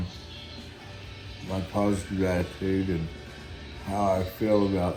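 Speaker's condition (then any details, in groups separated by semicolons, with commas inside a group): Guillain-Barré syndrome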